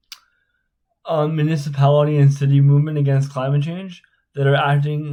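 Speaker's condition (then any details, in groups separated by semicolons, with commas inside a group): Spastic cerebral palsy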